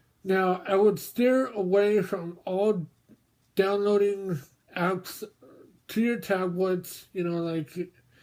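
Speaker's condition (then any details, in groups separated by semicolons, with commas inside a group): Mobius syndrome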